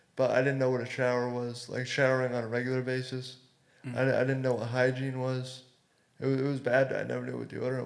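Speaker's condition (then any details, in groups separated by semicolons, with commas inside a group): Cerebral palsy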